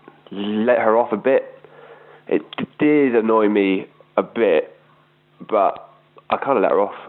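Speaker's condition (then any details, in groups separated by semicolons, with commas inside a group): Stammer; still present at 32; still has stammer at 32; stammered ordering a beer on First Dates TV show, date finished words, spoke over; repeated sounds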